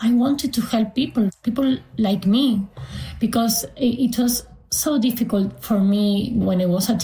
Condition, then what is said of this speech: Tourette syndrome. And I developed tics, but not so intense as they used to be when I was younger.